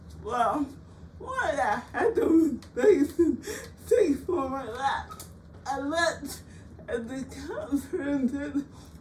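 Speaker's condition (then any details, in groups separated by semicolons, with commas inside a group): Cerebral palsy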